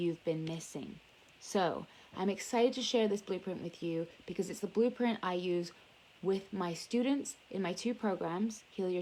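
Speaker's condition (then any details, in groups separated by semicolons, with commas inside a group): No condition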